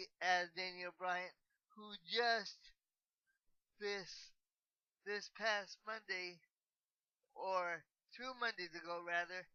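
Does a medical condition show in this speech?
Yes: cerebral palsy.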